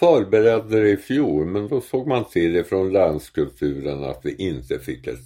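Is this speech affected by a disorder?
Yes: tongue cancer; constant sore feeling in mouth, like a wound.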